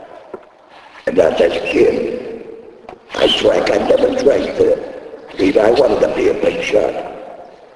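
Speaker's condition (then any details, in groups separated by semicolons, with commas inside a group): Laryngectomy; needs thumb to talk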